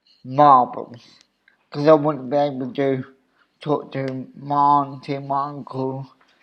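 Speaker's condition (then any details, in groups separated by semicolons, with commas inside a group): Cerebral palsy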